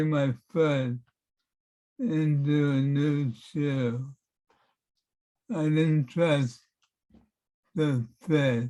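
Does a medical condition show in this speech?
Yes: Parkinson's; affects handwriting; speech therapy for past couple months.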